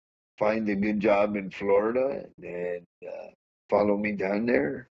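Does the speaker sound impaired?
Yes: cerebral palsy; said to be able to speak, see and hear.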